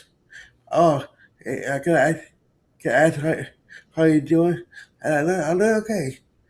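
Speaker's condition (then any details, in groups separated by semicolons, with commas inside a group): Cerebral palsy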